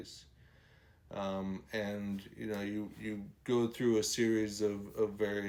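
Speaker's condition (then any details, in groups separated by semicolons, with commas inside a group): ALS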